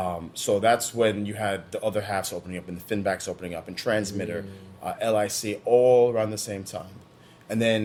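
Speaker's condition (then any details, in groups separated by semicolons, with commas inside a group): No condition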